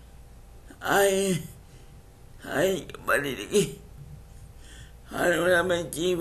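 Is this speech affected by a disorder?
Yes: cerebral palsy; speech affected by condition.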